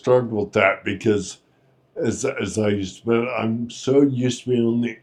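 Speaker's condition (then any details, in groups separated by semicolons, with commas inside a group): Friedreich's ataxia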